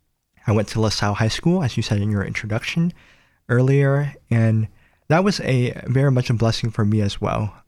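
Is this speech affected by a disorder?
Yes: cleft palate; congenital cleft palate involving mouth.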